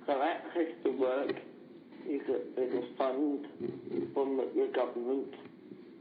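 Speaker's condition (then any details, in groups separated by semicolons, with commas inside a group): Cerebral palsy; neurological condition, does not drive, needs support worker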